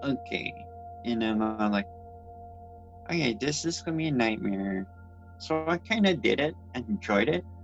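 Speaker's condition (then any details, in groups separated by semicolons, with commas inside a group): Cerebral palsy; from birth; speech issues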